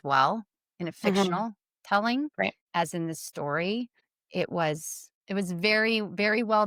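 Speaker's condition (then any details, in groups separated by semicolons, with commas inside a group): No condition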